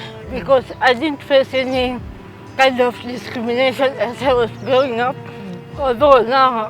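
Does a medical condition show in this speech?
Yes: cerebral palsy; from birth.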